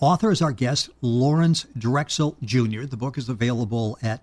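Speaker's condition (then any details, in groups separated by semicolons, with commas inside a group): No condition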